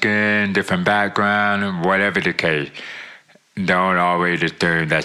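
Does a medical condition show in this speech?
Yes: deafness; born with profound hearing loss, wears hearing aids since childhood, cannot hear without them.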